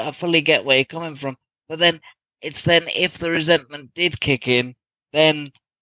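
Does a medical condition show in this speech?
Yes: cerebral palsy.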